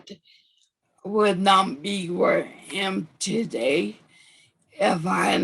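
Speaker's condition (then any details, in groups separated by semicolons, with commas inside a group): Severe anoxic brain injury; severe, wheelchair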